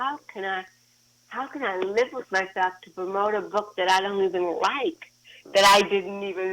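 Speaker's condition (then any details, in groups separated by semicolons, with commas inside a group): Cerebral palsy; since birth, cervical spine surgery C1-C7, lower back spine surgery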